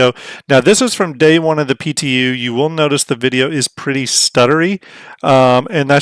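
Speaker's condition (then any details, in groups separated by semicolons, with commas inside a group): No condition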